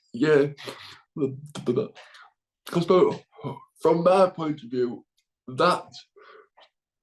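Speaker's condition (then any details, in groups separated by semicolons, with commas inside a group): Cerebral palsy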